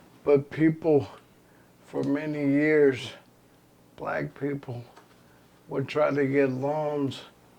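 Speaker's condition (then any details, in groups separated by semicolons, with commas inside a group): ALS; progressive terminal illness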